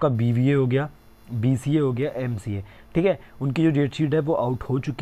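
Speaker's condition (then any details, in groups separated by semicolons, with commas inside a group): No condition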